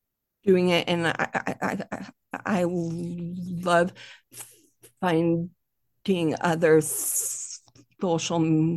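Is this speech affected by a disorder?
Yes: stuttering; stutter since childhood, more severe when younger, quiet child avoiding speaking, NSA workshop in Fort Lauderdale; still stutters, no problems communicating at work, growing confidence; more comfortable the more people spoken to, sound repetitions; here prolonged sounds, blocks.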